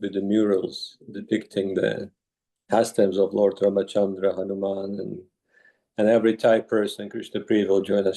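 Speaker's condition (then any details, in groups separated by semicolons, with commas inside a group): No condition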